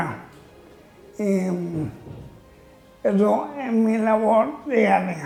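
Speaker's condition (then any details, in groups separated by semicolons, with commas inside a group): Amyotrophic lateral sclerosis (ela)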